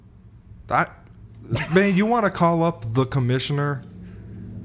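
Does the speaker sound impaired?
No.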